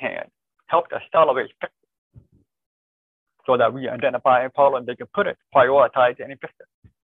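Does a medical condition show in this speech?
Yes: deafness, born deaf, cochlear implant.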